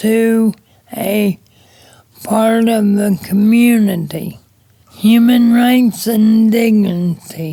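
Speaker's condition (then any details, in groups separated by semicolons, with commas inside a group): Cerebral palsy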